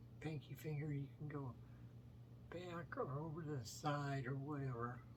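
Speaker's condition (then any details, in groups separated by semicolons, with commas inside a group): Myasthenia gravis; affects two fingers; few years since diagnosis, finger use regained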